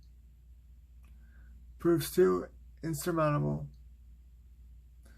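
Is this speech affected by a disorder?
Yes: cerebral palsy, spastic.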